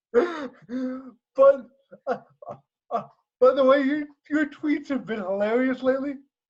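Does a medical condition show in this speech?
Yes: cerebral palsy; voice tone sometimes odd.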